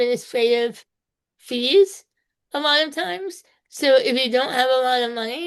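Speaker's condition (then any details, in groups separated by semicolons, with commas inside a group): Spinal muscular atrophy type two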